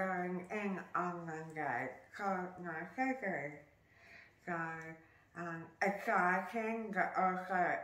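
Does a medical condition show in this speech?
Yes: jaw cancer surgery; tracheostomy.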